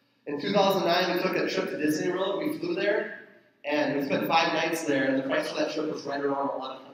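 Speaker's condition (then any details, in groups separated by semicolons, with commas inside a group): No condition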